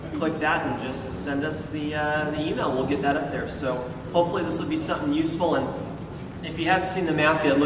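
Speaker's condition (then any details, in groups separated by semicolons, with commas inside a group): No condition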